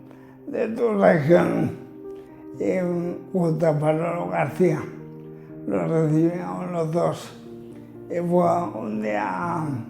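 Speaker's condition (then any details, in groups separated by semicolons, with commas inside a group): Amyotrophic lateral sclerosis (ela)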